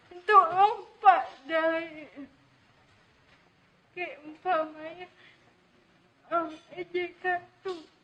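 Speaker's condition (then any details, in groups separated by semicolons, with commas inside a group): Cerebral palsy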